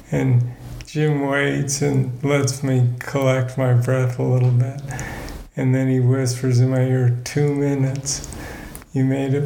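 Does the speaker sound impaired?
Yes: Parkinson's disease; degenerative nervous system disorder, about 18 years since diagnosis; still cycling, balance problems, reduced control of body functions, tasks take much longer.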